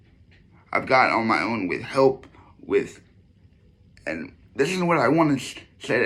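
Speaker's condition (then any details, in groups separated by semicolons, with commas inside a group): Cerebral palsy; premature birth; sometimes affects speech, may sound slurred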